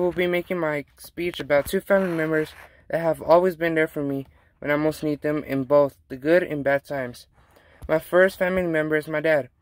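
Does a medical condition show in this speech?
No.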